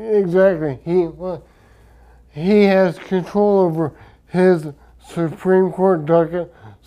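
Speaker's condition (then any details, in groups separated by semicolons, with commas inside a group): Traumatic brain injury; speech affected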